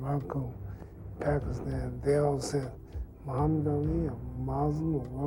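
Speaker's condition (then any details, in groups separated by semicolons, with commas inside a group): Parkinson's syndrome; sometimes slurred speech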